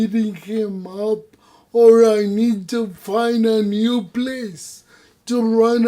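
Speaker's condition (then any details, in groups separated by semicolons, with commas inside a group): Cerebral palsy; voice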